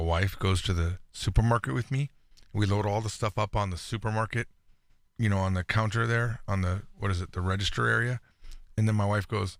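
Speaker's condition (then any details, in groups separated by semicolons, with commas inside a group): No condition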